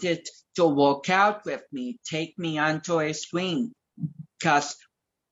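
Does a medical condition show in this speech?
Yes: cerebral palsy; speech affected.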